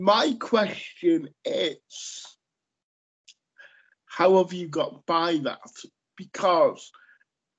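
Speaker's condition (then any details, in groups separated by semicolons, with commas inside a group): Cerebral palsy; lifelong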